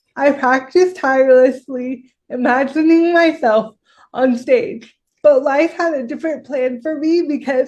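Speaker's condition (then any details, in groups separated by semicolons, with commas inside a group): Cerebral palsy; shaky voice, worse when nervous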